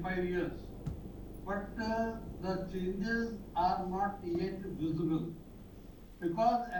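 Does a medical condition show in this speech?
Yes: cerebral palsy.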